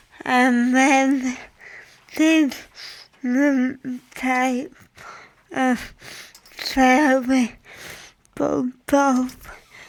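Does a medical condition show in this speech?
Yes: cerebral palsy; from birth.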